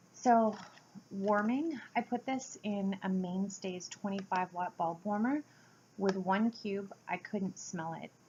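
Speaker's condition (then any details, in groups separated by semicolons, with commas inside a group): No condition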